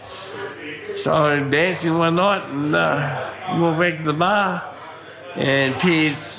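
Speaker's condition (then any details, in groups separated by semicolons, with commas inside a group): Ataxia from brain damage; acquired cerebellar brain damage at university, pelvic fractures, internal injuries, 2 years hospital, rehab, physio, speech therapy; slurred voice, often taken for drunk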